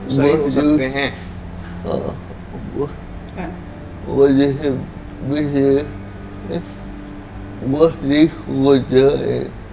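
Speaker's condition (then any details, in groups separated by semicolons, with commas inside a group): Severe traumatic brain injury; extensive brain damage, past tracheostomy, feeding tube, rigid deformed limbs; recovered from vegetative state, five years post-injury, stands with support; once unable to speak, communication regained, now eats by mouth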